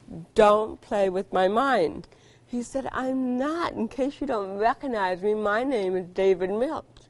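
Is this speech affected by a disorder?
Yes: cerebral palsy.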